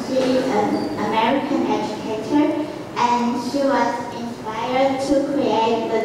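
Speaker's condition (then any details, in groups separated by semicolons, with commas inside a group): Cerebral palsy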